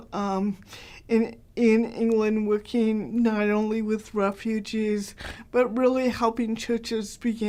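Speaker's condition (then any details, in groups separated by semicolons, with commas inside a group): Cerebral palsy, mild; hard to understand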